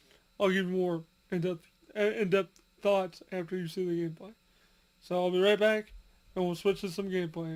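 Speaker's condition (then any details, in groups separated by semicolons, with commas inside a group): Cerebral palsy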